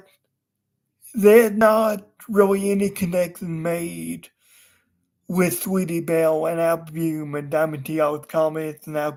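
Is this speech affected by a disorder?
Yes: cerebral palsy.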